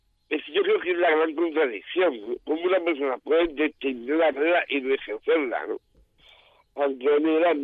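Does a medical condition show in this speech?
Yes: Down syndrome; genetic, extra chromosome.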